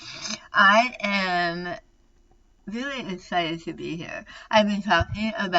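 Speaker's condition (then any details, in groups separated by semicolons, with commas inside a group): Tongue cancer surgery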